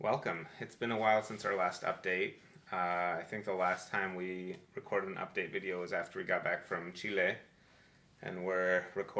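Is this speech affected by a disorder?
No.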